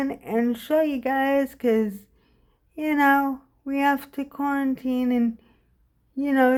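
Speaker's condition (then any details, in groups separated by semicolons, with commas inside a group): Cerebral palsy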